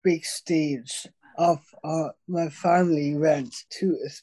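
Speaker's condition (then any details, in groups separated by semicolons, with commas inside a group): Down syndrome; congenital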